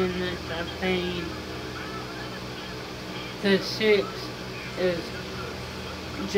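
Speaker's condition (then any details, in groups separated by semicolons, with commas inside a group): Mild cerebral palsy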